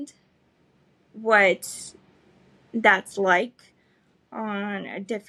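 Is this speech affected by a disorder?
Yes: cerebral palsy, spastic; able to speak.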